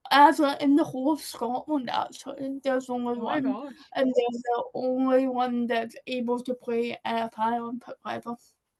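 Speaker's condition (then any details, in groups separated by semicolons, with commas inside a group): Cerebral palsy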